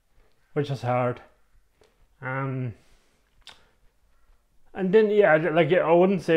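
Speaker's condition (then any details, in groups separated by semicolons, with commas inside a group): MND; onset right side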